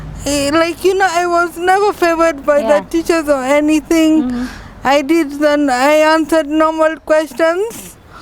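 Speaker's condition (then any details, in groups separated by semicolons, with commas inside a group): Cerebral palsy; from birth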